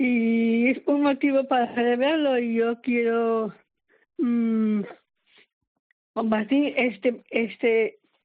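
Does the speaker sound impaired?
Yes: Down syndrome.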